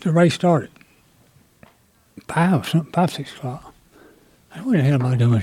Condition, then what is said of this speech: Parkinson's disease. And I just, it's weird, you can't really talk right at times.